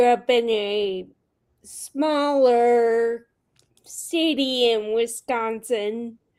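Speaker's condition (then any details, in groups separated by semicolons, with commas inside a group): Friedreich's ataxia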